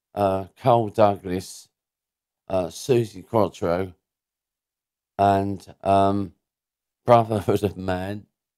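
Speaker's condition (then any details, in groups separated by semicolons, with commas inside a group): Cerebral palsy; diagnosed as baby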